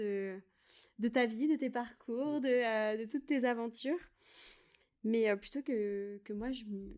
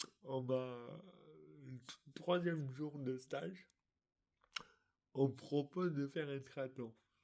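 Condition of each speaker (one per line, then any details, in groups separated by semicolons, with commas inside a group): No condition
Dystonia; affects motor control and speech, since birth; articulation difficulties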